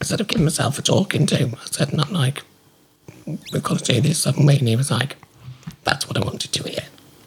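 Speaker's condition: Laryngectomy; salivary tumour into neck, oesophagus, tracheostomy, thyroidectomy, neck dissection, stomach pull-up, salivary glands removed; valve-pressed voice, stops breathing talking, strange little voice, quieter, silent laugh, valve fails, phone hard

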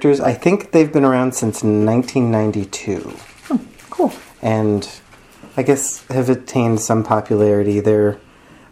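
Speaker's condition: No condition

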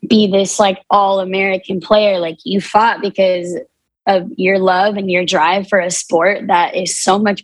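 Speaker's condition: Cleft palate; cleft palate present from birth

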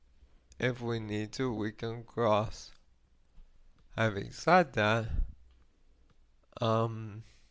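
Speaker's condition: ALS; voice got weaker

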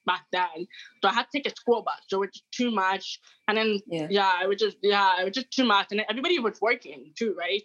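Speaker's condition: Deafness (hard of hearing); hard of hearing with hearing aid, no sign language growing up; wearing hearing aid, hears well, learning sign language; no audible sign of deafness, others cannot tell from speech

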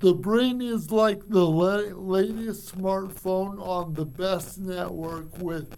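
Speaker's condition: Cerebral palsy; resource and special ed in elementary school

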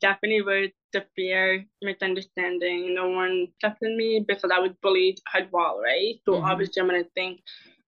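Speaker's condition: Deafness; learned to communicate with hearing people through speech therapist, taught ways of listening

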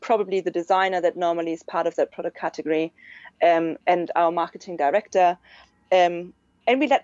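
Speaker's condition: No condition

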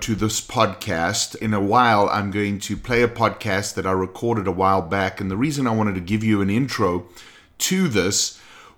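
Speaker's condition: No condition

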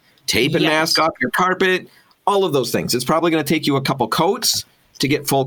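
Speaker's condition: No condition

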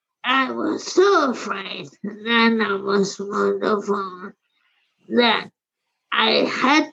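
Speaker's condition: Primary lateral sclerosis; slurred speech, difficulty swallowing, speech too affected to continue working

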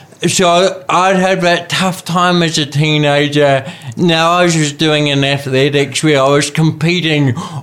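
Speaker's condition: Cerebral palsy; talks funny

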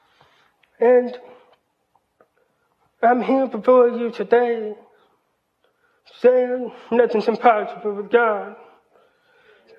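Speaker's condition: Hearing loss, cochlear implant; speech therapy

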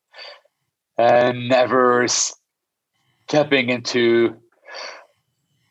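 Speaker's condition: Stutter; stutter since childhood, stutters in six languages: English, French, Spanish, Arabic, Portuguese, Armenian; no stuttering when singing, avoided speaking for years out of fear, later joined Toastmasters and debating club; prolonged sounds, blocks

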